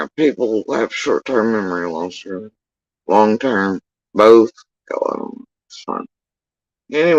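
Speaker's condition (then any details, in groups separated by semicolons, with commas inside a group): Facial paralysis after surgery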